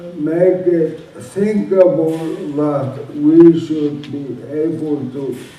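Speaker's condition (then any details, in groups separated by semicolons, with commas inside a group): Motor neuron disease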